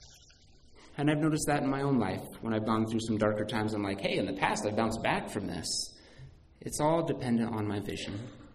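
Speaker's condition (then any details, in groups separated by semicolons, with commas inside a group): No condition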